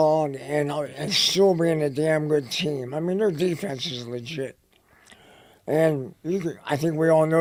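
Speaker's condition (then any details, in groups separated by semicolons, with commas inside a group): Head and neck cancer; dry throat, dry mouth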